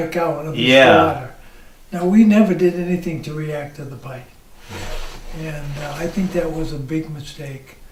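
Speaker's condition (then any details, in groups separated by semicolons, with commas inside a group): ALS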